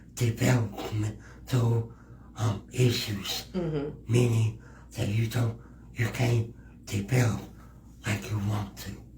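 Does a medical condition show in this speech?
Yes: cerebral palsy.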